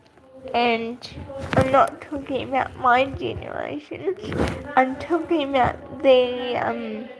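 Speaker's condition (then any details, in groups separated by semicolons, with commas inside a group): Cerebral palsy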